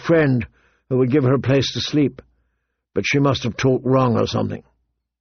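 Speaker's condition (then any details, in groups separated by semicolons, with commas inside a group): No condition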